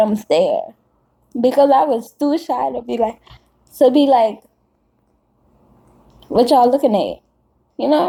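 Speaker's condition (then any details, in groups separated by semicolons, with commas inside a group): Cerebral palsy; caused by birth stroke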